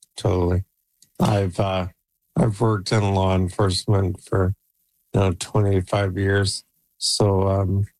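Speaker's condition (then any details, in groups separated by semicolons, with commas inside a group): ALS; age 48, worsening condition, Neuralink brain implant surgery for communication; chip currently used for communicating by computer; voice data entered for AI-generated voice, computer to speak via Neuralink input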